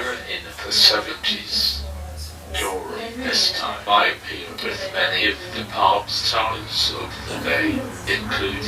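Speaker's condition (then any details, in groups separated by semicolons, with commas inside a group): Motor neurone disease, speech-generating device; text-to-speech app with banked voice, typing difficult, uses dictation; voice progressively worsening, speech sometimes insufficient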